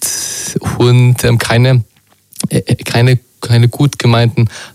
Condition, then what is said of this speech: Stuttering. Da merkt man, du krallst dich an einem Wort fest, das dir in dem Moment nicht einfällt, und dann geht es wieder weiter.